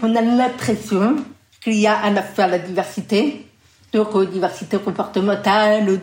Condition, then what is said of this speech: Deafness. Elle est sourde de naissance et après un long travail de perroquet, selon ses mots, elle est arrivée à se faire entendre et à se faire comprendre, y compris en public.